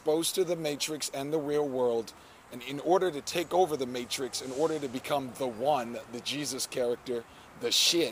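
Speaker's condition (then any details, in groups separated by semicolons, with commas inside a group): No condition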